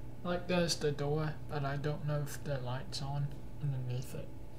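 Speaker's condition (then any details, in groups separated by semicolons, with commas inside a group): Cerebral palsy; cannot stand beyond 10 minutes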